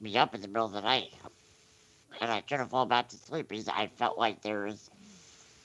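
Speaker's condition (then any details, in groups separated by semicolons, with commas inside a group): Muscular dystrophy; disability since childhood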